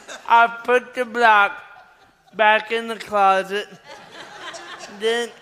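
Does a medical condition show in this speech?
Yes: cerebral palsy; arm paralysis with muscle contraction, uses left hand only; three botox shots every 3 months at Vanderbilt relax arm muscles, allow straightening arm.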